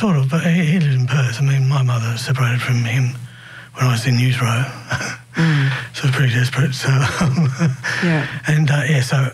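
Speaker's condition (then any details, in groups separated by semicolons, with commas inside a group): Young onset Parkinson's disease; diagnosed about 27 years ago at Nepean Hospital, slow progression, both hands affected, ended guitar; deep brain stimulation, power pack under skin, two brain electrodes, keeps still, no visible symptoms; voice affected, host says speech heard clearly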